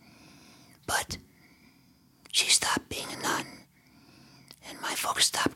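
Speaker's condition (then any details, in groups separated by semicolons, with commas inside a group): Throat cancer surgery; throat cancer with visible throat nodule, surgery at University of Pennsylvania, radiation, esophagus closed after radiation; 26 years since diagnosis, feeding tube for 22 years, no eating by mouth; cannot swallow anything including saliva, swallowed material goes into lungs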